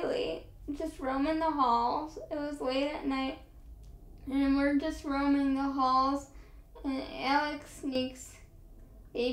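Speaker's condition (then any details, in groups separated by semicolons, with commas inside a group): Cerebral palsy; diagnosed in childhood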